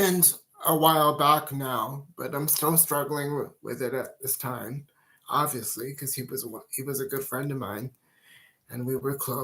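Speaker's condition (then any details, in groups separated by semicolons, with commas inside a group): Cerebral palsy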